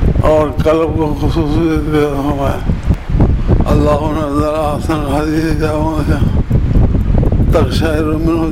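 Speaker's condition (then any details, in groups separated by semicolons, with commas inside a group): Difficulty speaking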